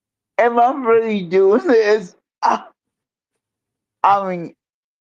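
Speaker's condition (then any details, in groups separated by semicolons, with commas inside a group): Cerebral palsy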